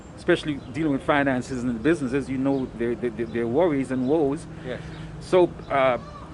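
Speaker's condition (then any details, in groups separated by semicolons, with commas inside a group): No condition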